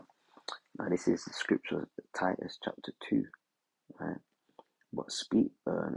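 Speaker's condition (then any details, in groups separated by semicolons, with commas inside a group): No condition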